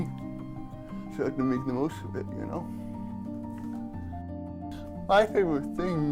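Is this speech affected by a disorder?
Yes: cerebral palsy; from birth, motor impairment.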